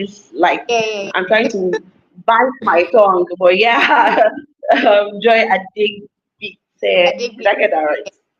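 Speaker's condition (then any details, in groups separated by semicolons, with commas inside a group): No condition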